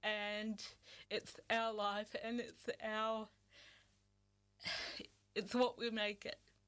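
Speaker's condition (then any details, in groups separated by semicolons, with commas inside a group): Cerebral palsy; present from birth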